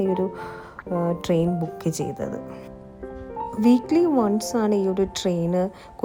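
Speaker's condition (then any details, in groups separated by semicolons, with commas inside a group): No condition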